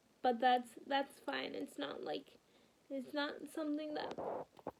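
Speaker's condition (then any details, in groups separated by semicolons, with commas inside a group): Cerebral palsy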